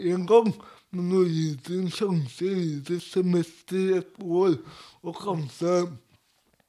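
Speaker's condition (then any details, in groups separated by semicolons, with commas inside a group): Cerebral palsy; speech difficulties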